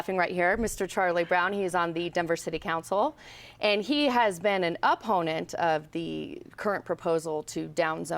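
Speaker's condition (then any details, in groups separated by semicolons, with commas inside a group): No condition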